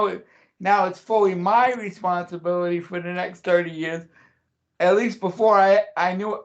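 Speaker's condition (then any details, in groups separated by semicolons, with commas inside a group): Cerebral palsy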